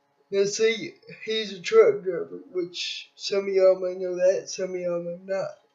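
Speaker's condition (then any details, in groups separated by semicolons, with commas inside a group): Cerebral palsy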